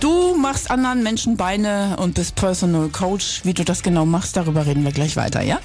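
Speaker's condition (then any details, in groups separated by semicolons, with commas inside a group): No condition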